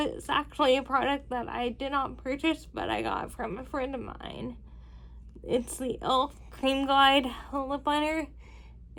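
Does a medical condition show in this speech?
Yes: cerebral palsy, spastic.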